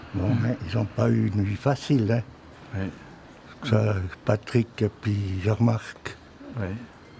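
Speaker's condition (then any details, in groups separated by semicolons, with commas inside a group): No condition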